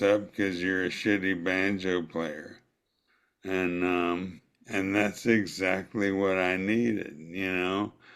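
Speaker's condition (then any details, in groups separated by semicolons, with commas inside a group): ALS; voice retained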